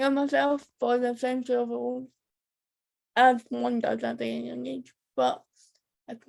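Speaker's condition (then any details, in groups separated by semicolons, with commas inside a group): Cerebral palsy; birth trauma, eight weeks in infant ICU; diagnosed at 9 months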